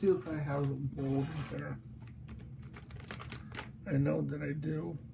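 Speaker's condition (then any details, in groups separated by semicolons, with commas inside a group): Mobius syndrome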